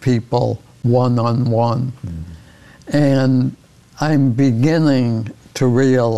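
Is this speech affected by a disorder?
Yes: ALS; progressive ALS, diagnosed over 11 years ago, initial prognosis 2 to 5 years.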